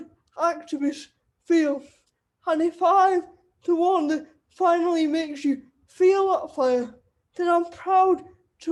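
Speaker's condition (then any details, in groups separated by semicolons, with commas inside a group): Cerebral palsy; wheelchair user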